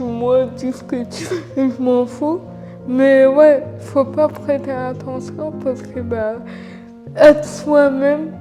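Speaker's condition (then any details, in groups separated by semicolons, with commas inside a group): Cerebral palsy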